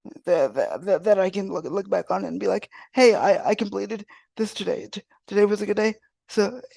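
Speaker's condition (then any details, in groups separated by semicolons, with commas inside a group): Cerebral palsy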